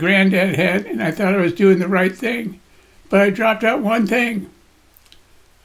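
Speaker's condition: Parkinson's disease; Parkinson's disease at age 76 to 77, body tremor, shaking stops when holding heavy weights; voice shakes

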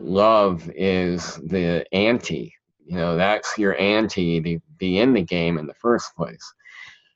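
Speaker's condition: Cleft palate; present since childhood

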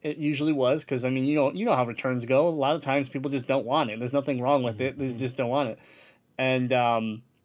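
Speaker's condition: Cleft palate; congenital cleft palate

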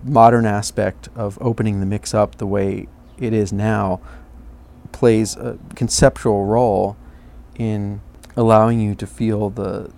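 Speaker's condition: No condition

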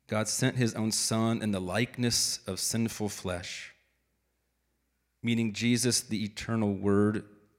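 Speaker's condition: No condition

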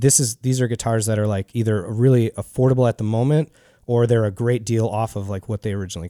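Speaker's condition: No condition

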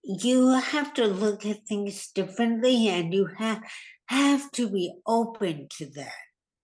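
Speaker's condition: Hemorrhagic stroke; more than a year after stroke

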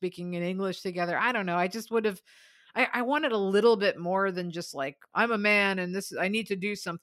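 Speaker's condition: No condition

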